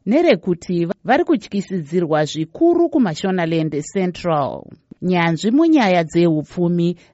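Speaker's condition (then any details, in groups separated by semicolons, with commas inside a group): No condition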